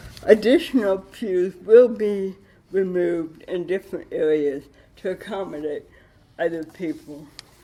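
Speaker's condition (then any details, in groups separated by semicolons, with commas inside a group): Cerebral palsy with dystonia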